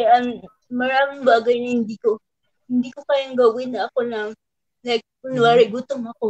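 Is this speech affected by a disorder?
Yes: cerebral palsy.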